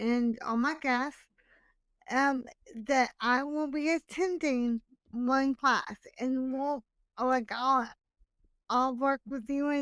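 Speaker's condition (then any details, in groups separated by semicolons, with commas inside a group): Cerebral palsy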